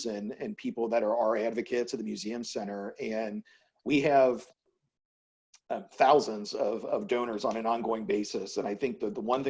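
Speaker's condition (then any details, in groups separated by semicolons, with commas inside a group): No condition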